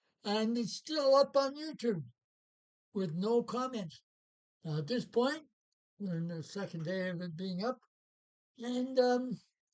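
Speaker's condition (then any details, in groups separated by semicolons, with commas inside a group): Parkinson's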